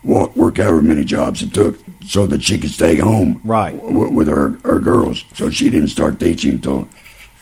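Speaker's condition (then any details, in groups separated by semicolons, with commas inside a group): Laryngeal cancer; unable to eat or drink for past three years, all intake through feeding tube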